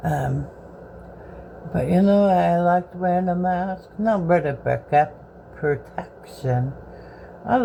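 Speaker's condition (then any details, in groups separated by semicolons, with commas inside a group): Bell's palsy; affects eye, nose and mouth, cannot blow nose; about 13 years since diagnosis; voice may be unclear, uses straws for drinking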